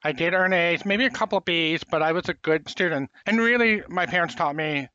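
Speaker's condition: Profound hearing loss; congenital profound hearing loss

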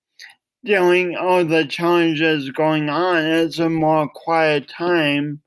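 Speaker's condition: Cerebral palsy; affects voice, speech impediment

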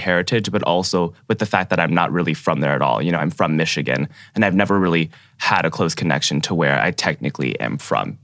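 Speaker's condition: No condition

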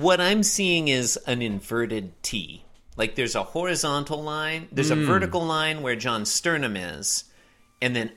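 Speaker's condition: No condition

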